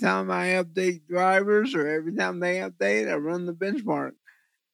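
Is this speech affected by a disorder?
Yes: cerebral palsy; visual focusing difficulty.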